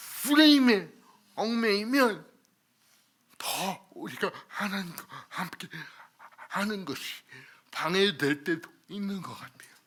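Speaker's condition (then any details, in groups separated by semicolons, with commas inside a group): Cerebral palsy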